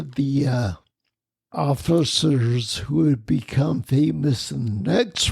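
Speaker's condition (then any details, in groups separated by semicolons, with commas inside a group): Spinocerebellar ataxia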